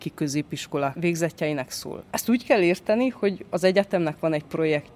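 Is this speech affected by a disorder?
No.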